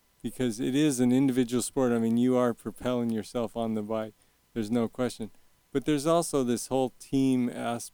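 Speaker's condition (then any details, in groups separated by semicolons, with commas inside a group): Young onset Parkinson's disease; young onset at age 40, shaky, Medtronic deep brain stimulation device, two 3-inch brain probes; deep brain stimulation surgery at Stanford 3 years ago, constant current, symptoms well managed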